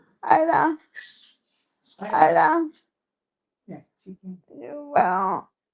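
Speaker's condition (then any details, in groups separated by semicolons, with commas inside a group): ALS; later insufficient oral intake, breathing impacted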